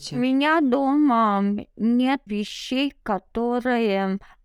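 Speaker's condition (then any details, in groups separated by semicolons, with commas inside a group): Cerebral palsy; no wheelchair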